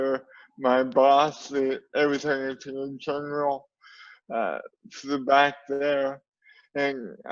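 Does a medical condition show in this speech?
Yes: cerebral palsy.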